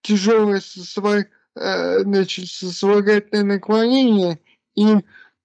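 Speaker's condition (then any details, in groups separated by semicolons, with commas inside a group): Cerebral palsy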